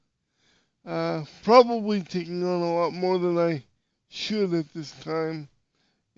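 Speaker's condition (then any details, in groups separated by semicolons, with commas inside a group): Cerebral palsy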